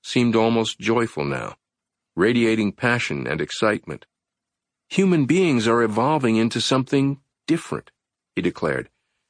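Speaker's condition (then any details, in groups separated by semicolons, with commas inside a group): No condition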